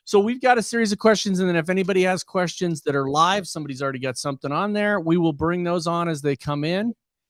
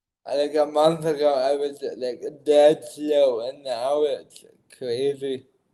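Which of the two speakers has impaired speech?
The second: cerebral palsy; diagnosed after cardiac arrest.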